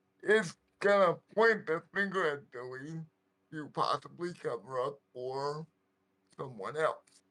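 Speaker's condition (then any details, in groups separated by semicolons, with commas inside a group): Cerebral palsy; right side weaker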